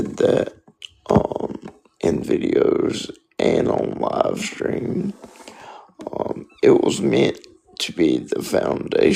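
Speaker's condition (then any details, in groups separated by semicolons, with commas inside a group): Spastic quadriplegic cerebral palsy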